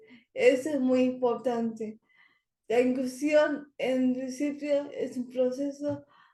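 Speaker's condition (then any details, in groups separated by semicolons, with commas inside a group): Cerebral palsy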